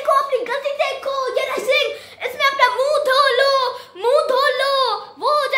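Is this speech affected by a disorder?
No.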